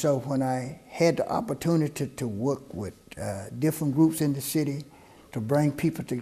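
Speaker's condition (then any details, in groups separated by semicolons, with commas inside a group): No condition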